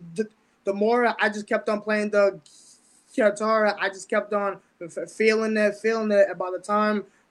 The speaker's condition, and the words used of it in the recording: Stuttering. Little speech impediment that I had since I was like, oh, I'm 10 years old.